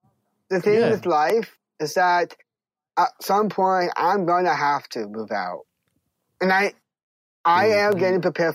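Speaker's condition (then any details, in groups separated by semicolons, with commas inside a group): Down syndrome; congenital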